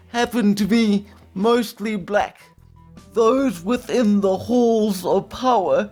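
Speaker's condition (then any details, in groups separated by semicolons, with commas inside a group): Quadriplegic cerebral palsy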